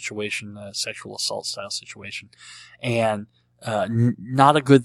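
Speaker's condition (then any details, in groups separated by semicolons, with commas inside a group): Cleft lip and palate; treated as a baby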